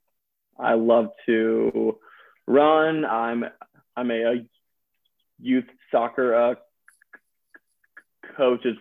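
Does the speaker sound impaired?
Yes: stuttering; stuttering since around age five, group therapy at school, private therapist in Birmingham, therapy five to 18; still stutters; here repeated words, prolonged sounds.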